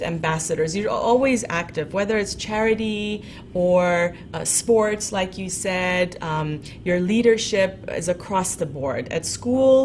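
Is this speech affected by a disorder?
No.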